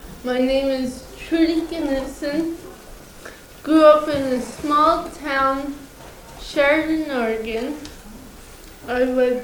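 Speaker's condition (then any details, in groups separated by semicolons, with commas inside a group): Cerebral palsy, mild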